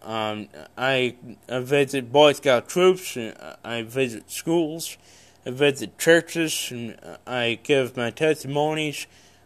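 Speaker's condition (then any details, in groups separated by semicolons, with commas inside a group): Cerebral palsy; congenital, no known medical cause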